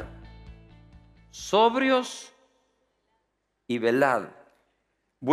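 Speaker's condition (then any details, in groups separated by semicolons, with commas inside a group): No condition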